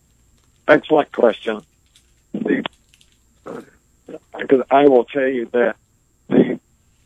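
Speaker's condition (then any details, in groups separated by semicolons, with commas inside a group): ALS; able to speak, clearly communicates, slower pace due to ventilator breathing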